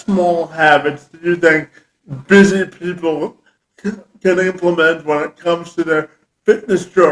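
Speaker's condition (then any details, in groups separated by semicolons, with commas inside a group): Cerebral palsy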